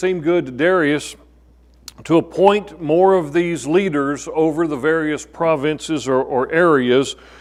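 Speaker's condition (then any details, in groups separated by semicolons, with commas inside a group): No condition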